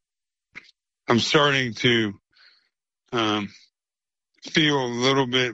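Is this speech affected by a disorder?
Yes: ALS; ALS (motor neuron disease), diagnosed nearly three years earlier; slower progression.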